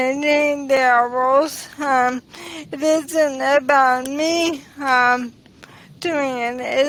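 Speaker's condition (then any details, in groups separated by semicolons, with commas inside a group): ALS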